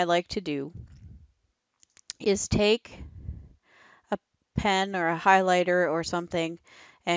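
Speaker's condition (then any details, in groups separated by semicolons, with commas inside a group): No condition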